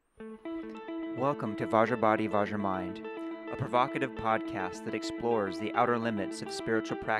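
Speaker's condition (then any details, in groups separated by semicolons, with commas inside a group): No condition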